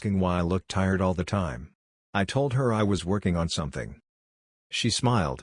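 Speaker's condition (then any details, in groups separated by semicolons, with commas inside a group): No condition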